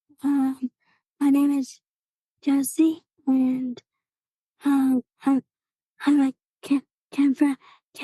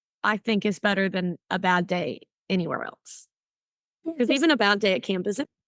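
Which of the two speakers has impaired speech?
The first: cerebral palsy; recent surgery involving catheters, ongoing therapy.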